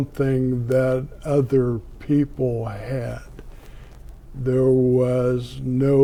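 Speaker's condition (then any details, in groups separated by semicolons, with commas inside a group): ALS; about two years since diagnosis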